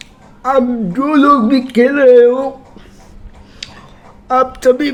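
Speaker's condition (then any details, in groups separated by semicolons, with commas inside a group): Cerebral palsy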